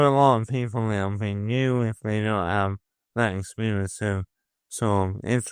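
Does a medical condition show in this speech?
Yes: motor neuron disease.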